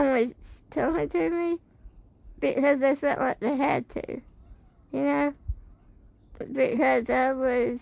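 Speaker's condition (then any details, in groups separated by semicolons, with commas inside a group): Spinal muscular atrophy type 2; able to speak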